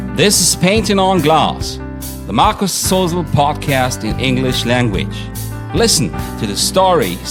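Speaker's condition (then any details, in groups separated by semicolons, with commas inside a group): No condition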